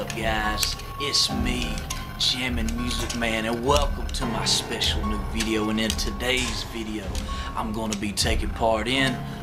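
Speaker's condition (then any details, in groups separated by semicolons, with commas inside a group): No condition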